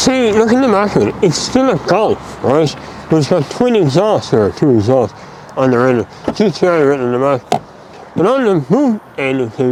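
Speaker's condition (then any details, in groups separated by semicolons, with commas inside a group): Mouth cancer surgery; speech altered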